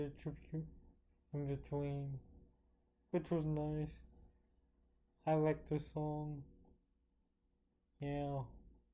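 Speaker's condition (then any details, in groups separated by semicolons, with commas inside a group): Cerebral palsy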